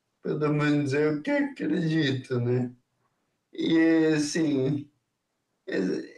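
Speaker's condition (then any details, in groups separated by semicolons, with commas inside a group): Ataxia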